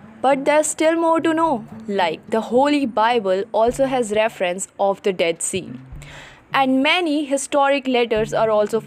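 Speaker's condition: No condition

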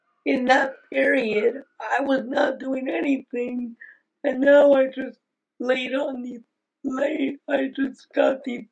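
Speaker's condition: Aicardi-Goutières syndrome; age 25, about 15 years since diagnosis, doing well now, tough a few years ago

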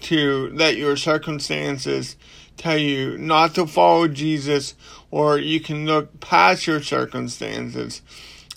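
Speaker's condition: Cerebral palsy; ongoing, not healed

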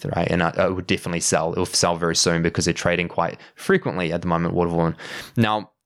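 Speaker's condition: No condition

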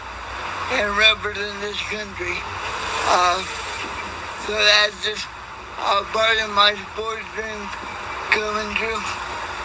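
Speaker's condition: Cerebral palsy; cannot read

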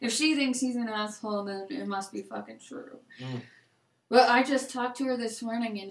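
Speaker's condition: No condition

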